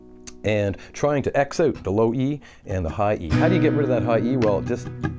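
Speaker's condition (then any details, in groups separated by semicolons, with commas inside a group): No condition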